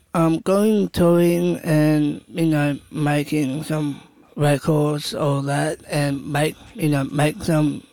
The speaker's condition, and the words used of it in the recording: Down syndrome. So because they're busy working, they don't really understand me that much when I talk to them.